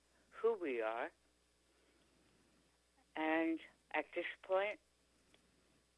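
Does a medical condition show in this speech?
Yes: tongue cancer; speaking and eating again after surgery.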